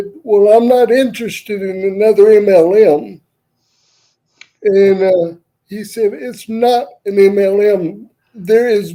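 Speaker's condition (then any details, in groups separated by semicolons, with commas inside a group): Cerebral palsy; wheelchair user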